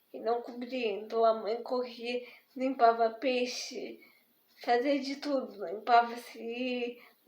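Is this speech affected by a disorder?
Yes: spastic diplegic cerebral palsy.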